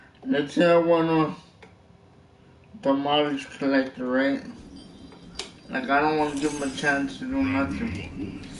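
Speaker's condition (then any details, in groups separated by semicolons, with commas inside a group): Cerebral palsy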